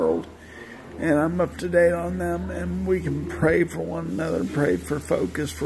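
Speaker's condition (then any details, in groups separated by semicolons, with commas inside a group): Multiple sclerosis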